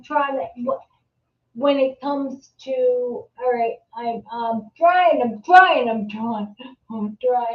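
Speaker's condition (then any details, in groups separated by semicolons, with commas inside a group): Multiple sclerosis; secondary progressive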